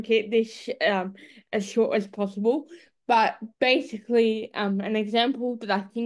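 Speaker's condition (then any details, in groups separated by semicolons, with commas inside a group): Cerebral palsy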